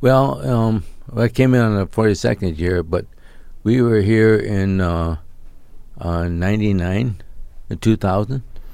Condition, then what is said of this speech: ALS (motor neuron disease). I know you mentioned before we got on the air that it may affect your speech a little bit, so hope people